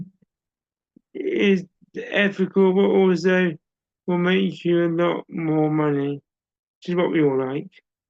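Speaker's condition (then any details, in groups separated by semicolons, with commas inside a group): Cerebral palsy; from birth, uses wheelchair; audible speech impairment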